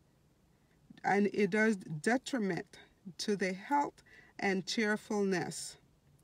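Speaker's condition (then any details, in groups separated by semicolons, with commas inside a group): No condition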